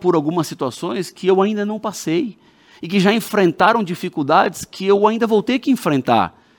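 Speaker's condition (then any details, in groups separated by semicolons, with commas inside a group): No condition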